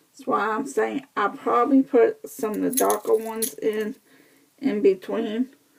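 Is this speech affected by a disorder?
Yes: cerebral palsy.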